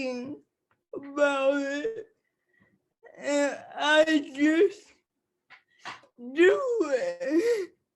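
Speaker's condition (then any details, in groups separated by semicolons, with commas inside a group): Cerebral palsy; speech affected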